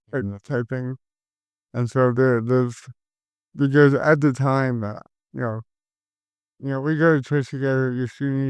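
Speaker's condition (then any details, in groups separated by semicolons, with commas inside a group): Cerebral palsy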